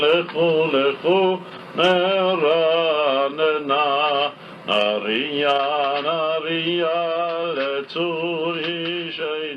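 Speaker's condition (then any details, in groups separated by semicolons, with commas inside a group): No condition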